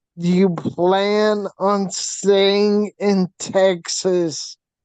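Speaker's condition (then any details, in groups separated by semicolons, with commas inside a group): Facial paralysis from hydrocephalus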